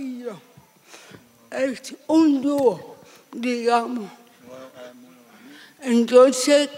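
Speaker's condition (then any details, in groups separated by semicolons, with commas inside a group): Severe cerebral palsy; severe, from birth, seven years bedridden; walks after dance therapy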